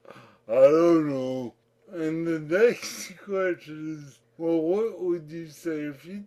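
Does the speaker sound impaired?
Yes: cerebral palsy; speech therapy in childhood, distinctive voice, imitated by friend Fred.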